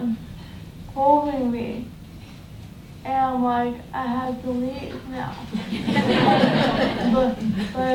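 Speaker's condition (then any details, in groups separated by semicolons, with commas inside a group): Cerebral palsy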